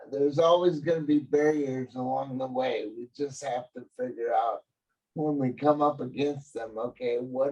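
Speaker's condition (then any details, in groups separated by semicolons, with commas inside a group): Cerebral palsy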